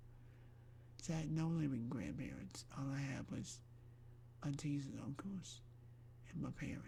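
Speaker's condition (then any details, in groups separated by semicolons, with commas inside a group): Myasthenia gravis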